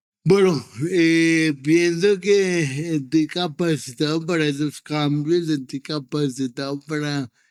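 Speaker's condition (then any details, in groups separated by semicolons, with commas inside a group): Cerebral palsy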